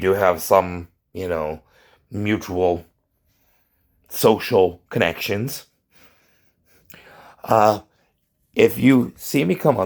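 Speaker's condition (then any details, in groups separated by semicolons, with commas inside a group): No condition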